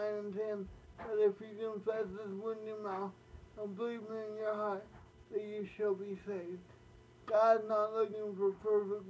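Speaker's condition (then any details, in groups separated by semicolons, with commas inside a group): Cerebral palsy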